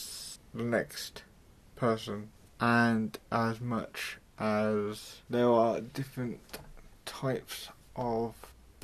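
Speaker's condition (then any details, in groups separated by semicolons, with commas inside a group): Cerebral palsy, mild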